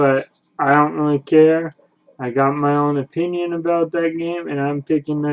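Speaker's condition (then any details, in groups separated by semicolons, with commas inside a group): Cerebral palsy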